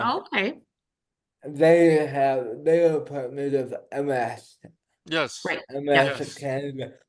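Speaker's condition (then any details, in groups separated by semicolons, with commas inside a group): Cerebral palsy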